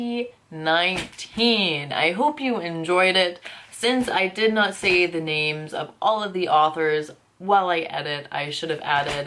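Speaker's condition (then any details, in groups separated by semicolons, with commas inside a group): No condition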